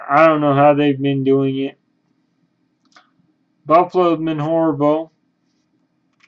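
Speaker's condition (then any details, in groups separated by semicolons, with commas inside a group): Cerebral palsy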